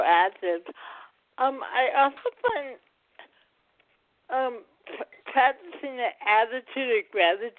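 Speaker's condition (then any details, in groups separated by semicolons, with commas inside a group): Cerebral palsy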